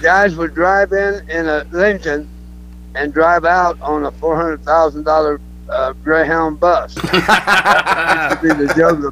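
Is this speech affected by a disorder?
Yes: throat cancer; speech not the best as result of throat cancer, may sound drunk, quit podcasts over it.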